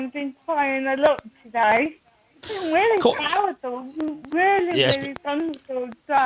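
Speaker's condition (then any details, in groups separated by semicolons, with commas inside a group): Cerebral palsy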